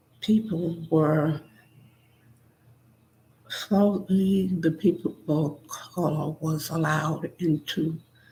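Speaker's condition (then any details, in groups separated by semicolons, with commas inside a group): Spinal neurosarcoidosis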